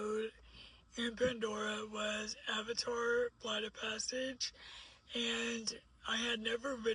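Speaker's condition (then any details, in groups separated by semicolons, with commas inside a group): Cerebral palsy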